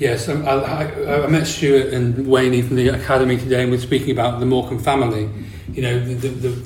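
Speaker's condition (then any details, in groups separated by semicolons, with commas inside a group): Parkinson's disease; on medication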